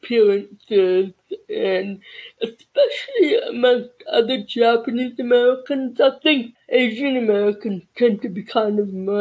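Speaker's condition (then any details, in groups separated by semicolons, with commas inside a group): Cerebral palsy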